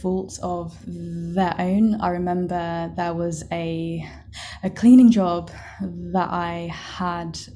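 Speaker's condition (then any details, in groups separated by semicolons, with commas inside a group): Stammer; onset with silent blocking, about 6 months saying nothing, McGuire program about 10 years ago; uses McGuire breathing technique, belt worn outside clothes as reminder to breathe deeply before speaking; stammer variable and changeable, began as silent blocks, relies on breathing technique; prolonged sounds, blocks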